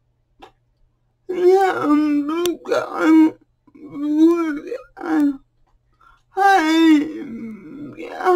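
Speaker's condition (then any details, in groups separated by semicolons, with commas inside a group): Cerebral palsy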